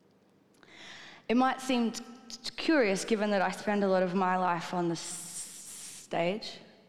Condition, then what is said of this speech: Stuttering. Like, she stutters big time when she talks.